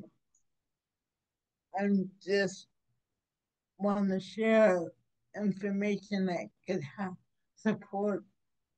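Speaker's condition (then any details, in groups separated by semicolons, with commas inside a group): Cerebral palsy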